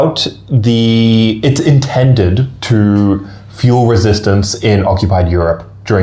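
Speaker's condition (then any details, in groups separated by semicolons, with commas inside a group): No condition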